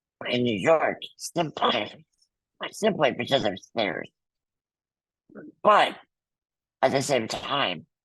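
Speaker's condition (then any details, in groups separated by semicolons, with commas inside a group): Muscular dystrophy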